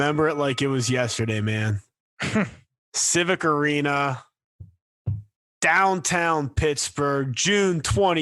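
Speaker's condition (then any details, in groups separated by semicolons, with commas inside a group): No condition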